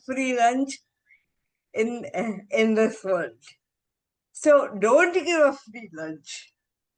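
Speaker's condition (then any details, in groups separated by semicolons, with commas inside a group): Encephalitis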